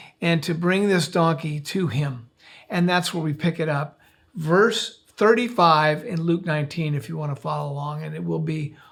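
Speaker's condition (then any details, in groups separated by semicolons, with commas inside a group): No condition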